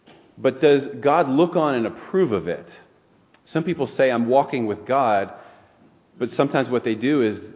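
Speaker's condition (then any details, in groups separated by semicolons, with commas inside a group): No condition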